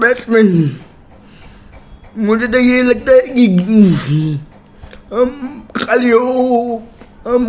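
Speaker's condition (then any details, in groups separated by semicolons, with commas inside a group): Cerebral palsy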